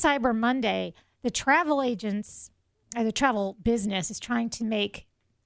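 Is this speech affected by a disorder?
No.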